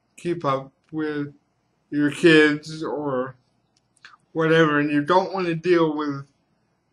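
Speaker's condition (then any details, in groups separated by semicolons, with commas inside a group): Cerebral palsy; reliable voice, uses voice control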